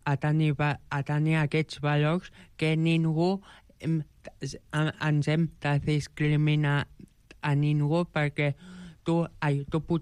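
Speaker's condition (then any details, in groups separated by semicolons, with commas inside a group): Joubert syndrome; present from birth; age 29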